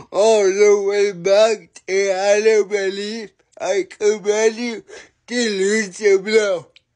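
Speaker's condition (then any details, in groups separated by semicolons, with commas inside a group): Cerebral palsy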